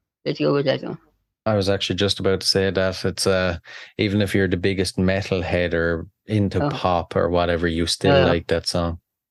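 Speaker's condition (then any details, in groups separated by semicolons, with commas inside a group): No condition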